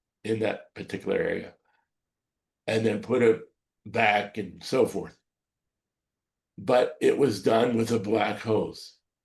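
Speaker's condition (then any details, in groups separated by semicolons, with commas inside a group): Cerebral palsy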